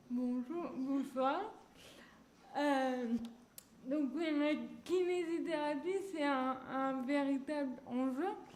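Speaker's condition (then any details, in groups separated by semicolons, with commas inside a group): Cerebral palsy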